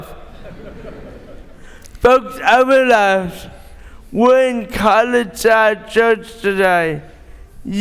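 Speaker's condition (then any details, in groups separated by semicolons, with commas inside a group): Cerebral palsy; born premature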